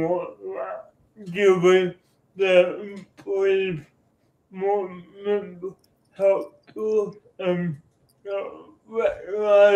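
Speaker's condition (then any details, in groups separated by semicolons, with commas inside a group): Cerebral palsy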